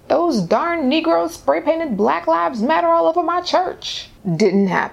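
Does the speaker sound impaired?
No.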